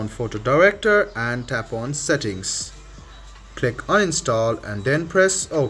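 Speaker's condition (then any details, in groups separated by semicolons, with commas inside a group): No condition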